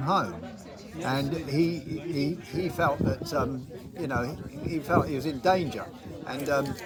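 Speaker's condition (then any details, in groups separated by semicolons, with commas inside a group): No condition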